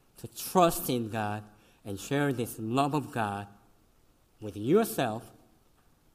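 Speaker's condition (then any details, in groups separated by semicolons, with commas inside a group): Cleft lip and palate, severe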